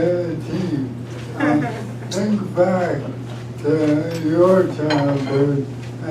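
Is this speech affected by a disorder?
Yes: ALS.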